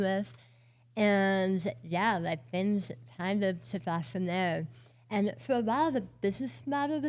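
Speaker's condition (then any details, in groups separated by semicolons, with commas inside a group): Oral cancer, partial glossectomy; tongue and jaw rebuilt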